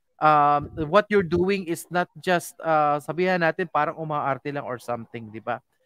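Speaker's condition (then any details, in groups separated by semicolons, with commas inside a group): No condition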